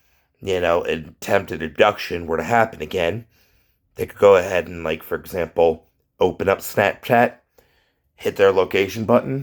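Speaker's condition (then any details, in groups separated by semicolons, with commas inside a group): No condition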